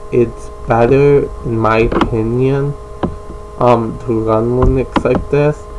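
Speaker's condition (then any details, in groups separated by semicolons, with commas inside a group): Cerebral palsy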